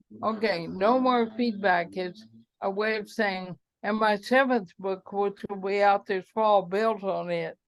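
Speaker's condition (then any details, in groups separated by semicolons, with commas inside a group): ALS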